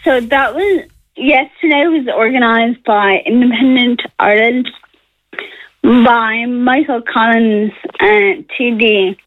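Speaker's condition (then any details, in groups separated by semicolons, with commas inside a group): Friedreich's ataxia; seeking HSE funding for sky clarys drug in Ireland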